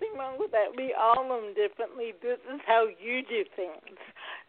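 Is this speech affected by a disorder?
Yes: cerebral palsy, mild; heart rate dropped at delivery, not breathing at birth, 45 minutes to breathe, delayed motor milestones; mildly affects speech, physical and occupational therapy from early life.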